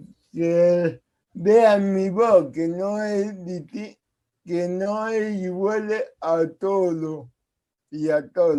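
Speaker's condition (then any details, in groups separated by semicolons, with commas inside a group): Cerebral palsy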